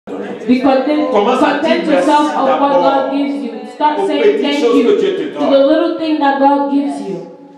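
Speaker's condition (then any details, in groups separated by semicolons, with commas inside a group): No condition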